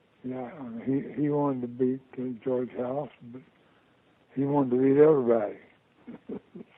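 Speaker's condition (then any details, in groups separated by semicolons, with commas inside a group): Parkinson's disease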